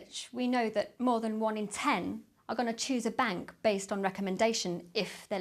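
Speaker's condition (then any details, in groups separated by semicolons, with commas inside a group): No condition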